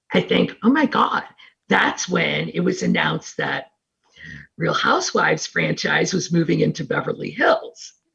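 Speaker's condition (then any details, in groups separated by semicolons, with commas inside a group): No condition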